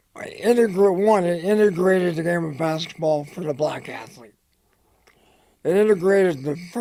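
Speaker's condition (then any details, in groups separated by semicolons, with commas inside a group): Head and neck cancer; dry throat, dry mouth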